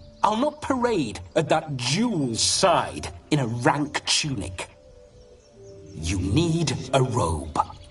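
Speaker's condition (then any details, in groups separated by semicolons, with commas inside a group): No condition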